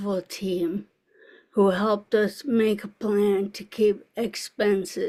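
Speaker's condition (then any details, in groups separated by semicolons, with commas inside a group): ALS; speech audibly affected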